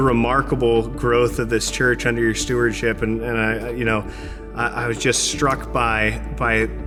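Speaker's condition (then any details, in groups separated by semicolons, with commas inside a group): No condition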